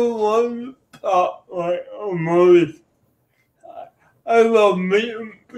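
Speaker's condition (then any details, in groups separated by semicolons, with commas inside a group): Cerebral palsy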